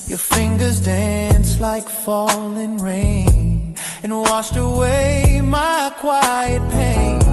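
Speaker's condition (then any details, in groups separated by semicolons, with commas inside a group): No condition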